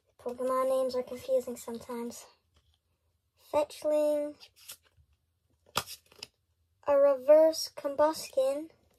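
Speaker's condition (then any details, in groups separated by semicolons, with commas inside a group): No condition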